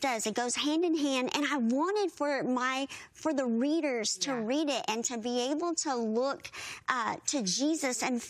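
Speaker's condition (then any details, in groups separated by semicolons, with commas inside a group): Bilateral cleft lip and palate; severe bilateral, congenital, born in Guatemala mountains, unable to nurse as newborn, not expected to survive, hear or speak; speech hard to understand in childhood, needed interpreters, singing voice strong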